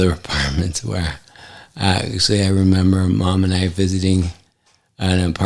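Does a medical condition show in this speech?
Yes: ALS; affects hand function.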